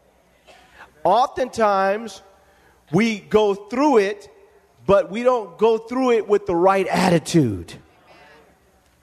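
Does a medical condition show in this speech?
No.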